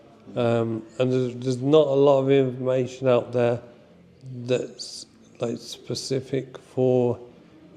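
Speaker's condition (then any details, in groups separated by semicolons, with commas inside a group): Motor neurone disease (ALS); progressing quickly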